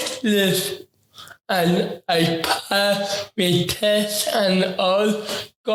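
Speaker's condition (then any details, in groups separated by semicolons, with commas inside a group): Ataxic cerebral palsy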